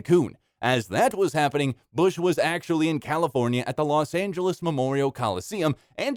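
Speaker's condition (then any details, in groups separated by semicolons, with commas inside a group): No condition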